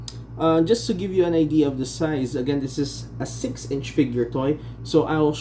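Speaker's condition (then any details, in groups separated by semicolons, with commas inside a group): No condition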